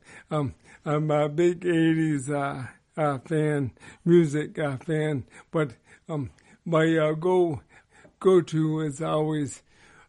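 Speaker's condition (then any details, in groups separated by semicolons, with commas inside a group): ALS; over 12 years since diagnosis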